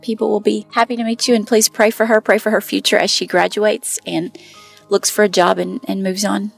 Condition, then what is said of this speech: None; typical speech.